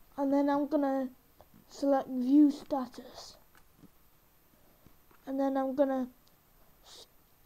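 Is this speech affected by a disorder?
Yes: cerebral palsy.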